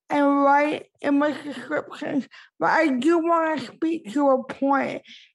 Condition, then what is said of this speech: Cerebral palsy. I said, the reason why I speak concisely, even in written word, is because growing up, I was told that no one wanted to hear me speak because of my impaired speech